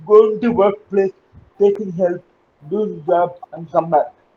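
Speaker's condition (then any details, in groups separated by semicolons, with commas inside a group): Cerebral palsy; uses wheelchair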